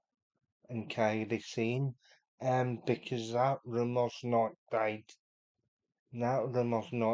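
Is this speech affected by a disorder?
Yes: cerebral palsy; unable to walk.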